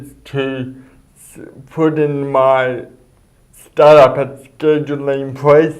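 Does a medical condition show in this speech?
Yes: cerebral palsy; speech.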